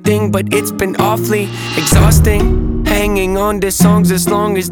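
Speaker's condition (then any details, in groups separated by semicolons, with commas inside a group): No condition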